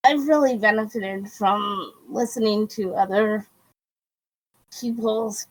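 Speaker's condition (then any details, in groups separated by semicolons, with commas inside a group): Cerebral palsy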